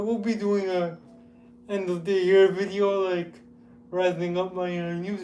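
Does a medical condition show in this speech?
Yes: cerebral palsy; with developmental delay.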